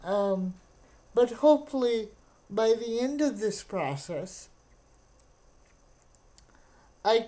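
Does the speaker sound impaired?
Yes: cerebral palsy; wheelchair user.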